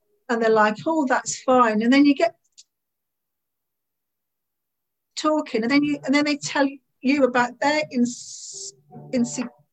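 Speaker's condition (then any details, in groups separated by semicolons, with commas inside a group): Stammer; very bad in 20s, eased around age 42 or 43, speech therapy around age 20; age 57, member of online group Stand Up to Stammering, formerly British Stammering Association; stammer cannot be hidden, hardly stammers when calm, stammers when anxious, avoided talking in 20s; repeated sounds, prolonged sounds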